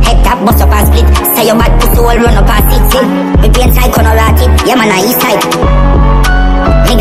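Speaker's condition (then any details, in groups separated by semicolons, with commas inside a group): No condition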